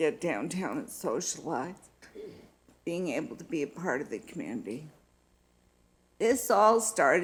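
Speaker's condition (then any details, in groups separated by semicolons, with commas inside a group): Multiple sclerosis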